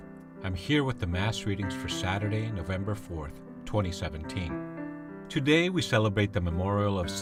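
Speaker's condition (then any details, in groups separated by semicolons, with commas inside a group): No condition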